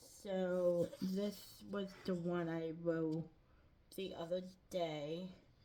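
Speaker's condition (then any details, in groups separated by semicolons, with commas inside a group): Cerebral palsy; lifelong, ankle-foot orthoses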